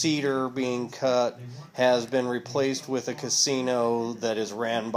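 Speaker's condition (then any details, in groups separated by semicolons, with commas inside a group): No condition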